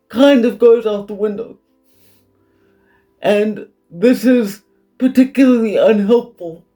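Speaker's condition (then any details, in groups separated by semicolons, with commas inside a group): Quadriplegic cerebral palsy; quadriplegic, uses wheelchair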